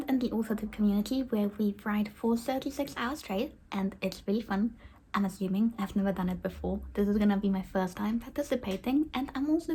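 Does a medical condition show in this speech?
No.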